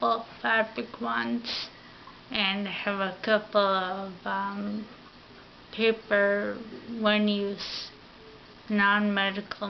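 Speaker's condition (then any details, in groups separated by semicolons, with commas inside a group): Ataxia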